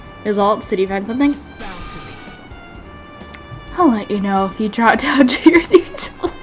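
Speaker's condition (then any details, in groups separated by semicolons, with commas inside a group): No condition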